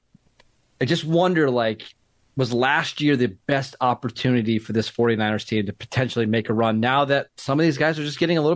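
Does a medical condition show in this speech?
No.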